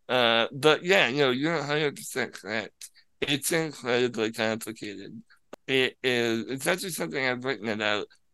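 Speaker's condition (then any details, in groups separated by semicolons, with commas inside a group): Spinal muscular atrophy; wheelchair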